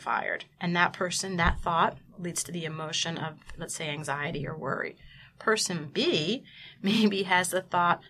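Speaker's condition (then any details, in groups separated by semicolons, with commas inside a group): No condition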